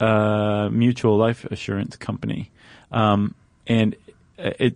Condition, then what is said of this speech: No condition.